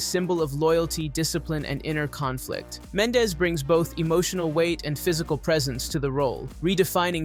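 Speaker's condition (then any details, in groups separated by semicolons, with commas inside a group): No condition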